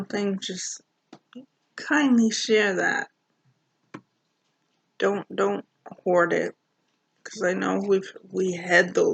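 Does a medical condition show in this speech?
Yes: cerebral palsy.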